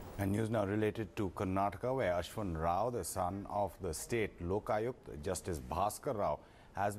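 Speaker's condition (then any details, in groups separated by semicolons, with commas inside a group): No condition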